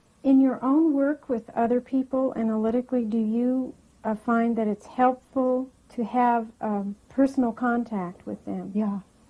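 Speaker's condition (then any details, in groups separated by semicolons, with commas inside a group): No condition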